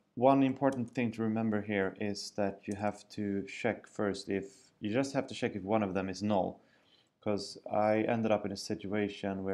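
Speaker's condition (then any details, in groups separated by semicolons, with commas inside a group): No condition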